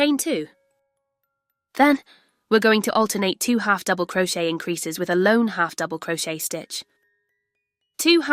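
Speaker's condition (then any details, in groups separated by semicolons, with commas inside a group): No condition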